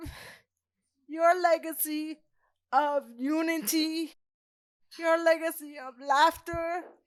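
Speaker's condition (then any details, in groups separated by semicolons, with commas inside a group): Cerebral palsy; present from birth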